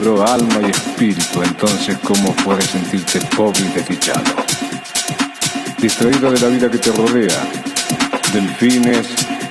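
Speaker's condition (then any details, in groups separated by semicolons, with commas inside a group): No condition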